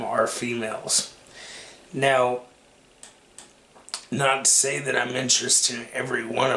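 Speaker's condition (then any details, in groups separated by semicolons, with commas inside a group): Cerebral palsy; takes medication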